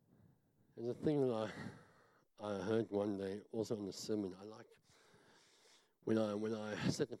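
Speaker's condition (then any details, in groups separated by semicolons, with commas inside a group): Cleft palate; talks funny, self-described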